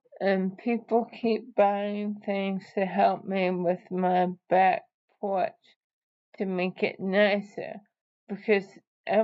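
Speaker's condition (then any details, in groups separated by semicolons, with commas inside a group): ALS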